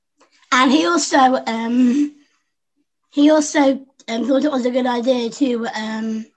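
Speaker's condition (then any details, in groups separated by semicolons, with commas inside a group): Down syndrome; congenital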